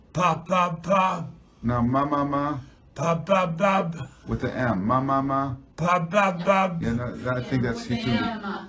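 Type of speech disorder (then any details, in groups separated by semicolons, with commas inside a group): Spastic dysarthria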